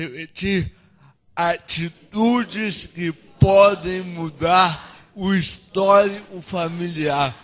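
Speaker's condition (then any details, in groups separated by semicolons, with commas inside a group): Cerebral palsy; no speech as child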